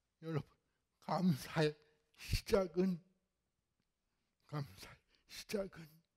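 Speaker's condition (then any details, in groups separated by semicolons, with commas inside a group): Cerebral palsy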